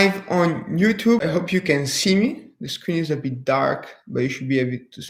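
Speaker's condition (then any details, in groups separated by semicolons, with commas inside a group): No condition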